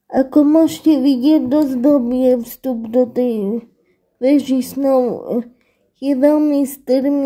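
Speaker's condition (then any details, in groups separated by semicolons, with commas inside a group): Cerebral palsy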